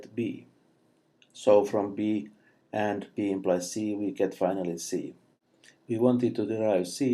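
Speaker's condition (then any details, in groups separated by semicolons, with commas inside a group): No condition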